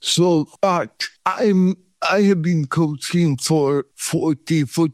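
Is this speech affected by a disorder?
Yes: cerebral palsy; from birth.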